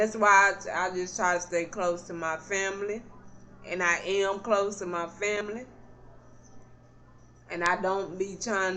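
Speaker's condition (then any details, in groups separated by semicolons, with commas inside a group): Cerebral palsy; not paralyzed, can stand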